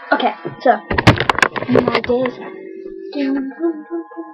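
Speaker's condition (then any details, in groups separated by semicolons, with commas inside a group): No condition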